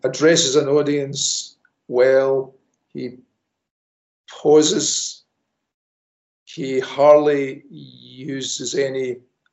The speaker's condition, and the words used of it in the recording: Stuttering. Right now, I'm pretty sloppy and I'm not the best example